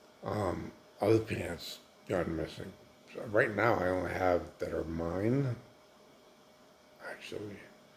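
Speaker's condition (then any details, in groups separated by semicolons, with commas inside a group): Multiple sclerosis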